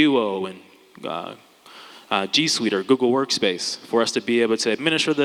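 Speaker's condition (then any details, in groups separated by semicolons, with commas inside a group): No condition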